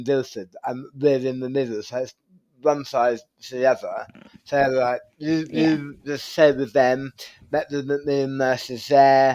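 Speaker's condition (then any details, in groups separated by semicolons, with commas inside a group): Tongue cancer surgery; right-side tongue surgery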